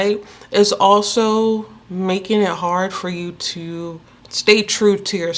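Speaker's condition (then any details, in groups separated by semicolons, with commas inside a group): No condition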